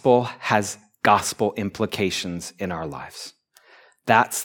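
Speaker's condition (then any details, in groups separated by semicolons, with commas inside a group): No condition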